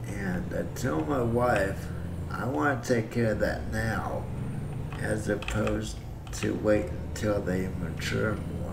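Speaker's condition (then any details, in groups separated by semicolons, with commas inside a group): Cerebral palsy; breathing fine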